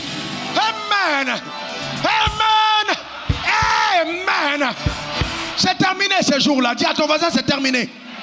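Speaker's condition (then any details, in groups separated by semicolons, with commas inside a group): No condition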